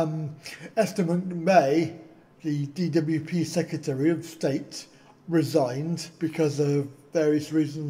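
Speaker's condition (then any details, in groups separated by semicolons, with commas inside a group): Cerebral palsy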